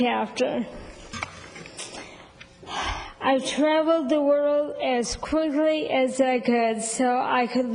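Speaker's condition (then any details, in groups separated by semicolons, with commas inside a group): ALS; 4-5 years since diagnosis, progressing, frequent falls, impaired gait, balance; speech and swallowing impaired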